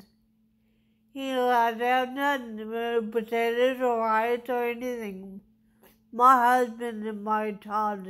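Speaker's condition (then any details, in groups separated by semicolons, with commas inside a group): Traumatic brain injury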